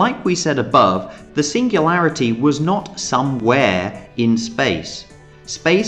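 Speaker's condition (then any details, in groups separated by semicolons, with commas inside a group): No condition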